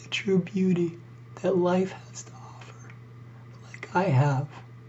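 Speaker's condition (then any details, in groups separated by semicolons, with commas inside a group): ALS; struggles to breathe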